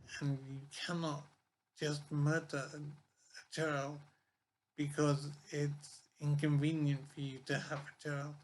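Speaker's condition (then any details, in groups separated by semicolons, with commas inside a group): Brain injury; severe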